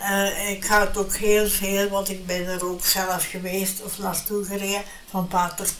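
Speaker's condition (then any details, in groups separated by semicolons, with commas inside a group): Brain hemorrhage; brain hemorrhage over 20 years ago, unable to speak afterwards; difficulty speaking, some letters no longer pronounceable, speaks less well than before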